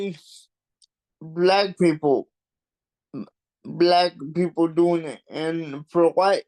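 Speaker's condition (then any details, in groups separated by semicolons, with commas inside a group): Cerebral palsy; mild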